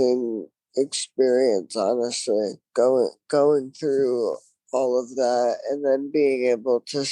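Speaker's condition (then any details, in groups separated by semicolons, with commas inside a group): Traumatic brain injury; caused by over 60 concussions from severe tics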